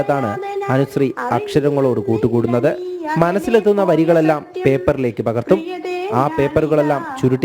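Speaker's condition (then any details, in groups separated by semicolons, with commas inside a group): No condition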